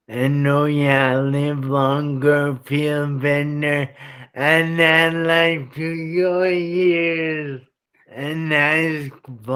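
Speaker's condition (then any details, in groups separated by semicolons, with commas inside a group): Traumatic brain injury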